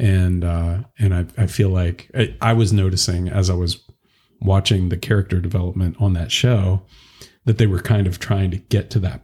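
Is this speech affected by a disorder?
No.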